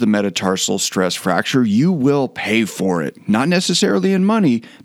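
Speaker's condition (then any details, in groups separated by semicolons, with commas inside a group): No condition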